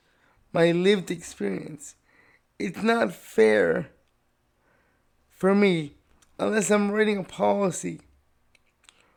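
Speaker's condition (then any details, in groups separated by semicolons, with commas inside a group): Cerebral palsy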